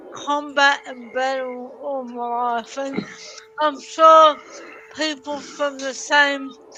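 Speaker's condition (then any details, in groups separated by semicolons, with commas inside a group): Cerebral palsy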